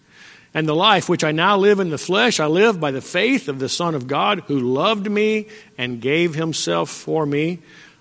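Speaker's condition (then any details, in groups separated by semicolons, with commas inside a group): No condition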